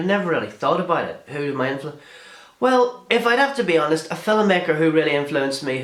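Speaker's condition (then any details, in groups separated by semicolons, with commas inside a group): No condition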